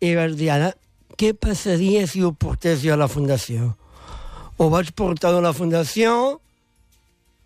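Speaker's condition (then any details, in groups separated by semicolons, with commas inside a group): Down syndrome; congenital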